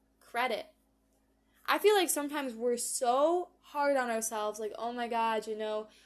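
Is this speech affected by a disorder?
No.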